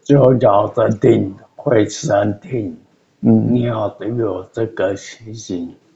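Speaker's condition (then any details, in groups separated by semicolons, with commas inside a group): Cerebellar atrophy; sudden onset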